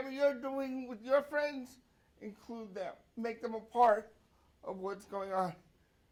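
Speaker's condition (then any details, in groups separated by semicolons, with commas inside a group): Cerebral palsy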